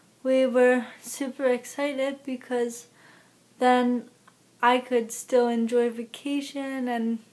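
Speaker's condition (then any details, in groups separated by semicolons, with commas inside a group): Cerebral palsy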